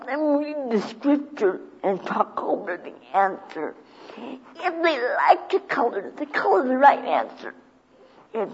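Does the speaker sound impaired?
Yes: cerebral palsy.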